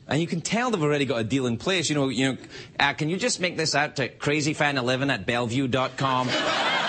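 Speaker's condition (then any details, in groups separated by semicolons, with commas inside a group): No condition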